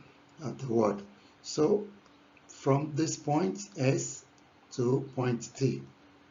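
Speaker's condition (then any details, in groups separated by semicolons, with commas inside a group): No condition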